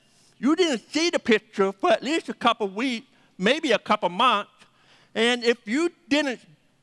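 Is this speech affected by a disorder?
Yes: deafness; 80% deaf.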